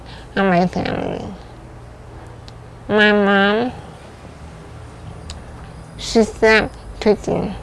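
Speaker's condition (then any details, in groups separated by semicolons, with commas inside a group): Spinal muscular atrophy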